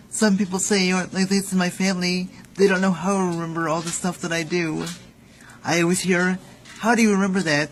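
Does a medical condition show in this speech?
Yes: cerebral palsy; visibly apparent.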